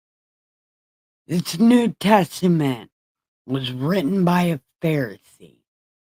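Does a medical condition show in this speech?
Yes: brain injury.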